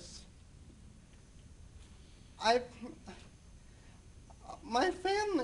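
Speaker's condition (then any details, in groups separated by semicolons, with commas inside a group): Cerebral palsy; walker, wheelchair for long distances; walks, sometimes becomes unable to walk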